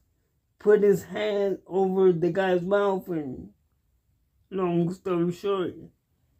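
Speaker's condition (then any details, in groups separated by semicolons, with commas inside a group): Cerebral palsy; cannot walk, uses wheelchair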